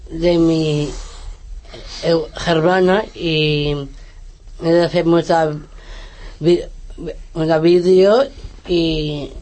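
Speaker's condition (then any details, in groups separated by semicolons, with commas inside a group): Down syndrome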